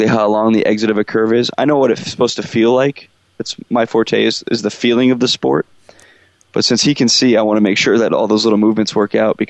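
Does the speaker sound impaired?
No.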